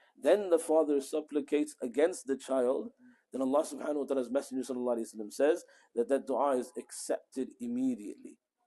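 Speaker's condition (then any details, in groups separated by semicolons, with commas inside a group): No condition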